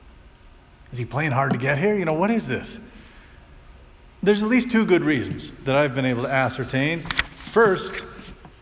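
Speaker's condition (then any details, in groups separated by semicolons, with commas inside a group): No condition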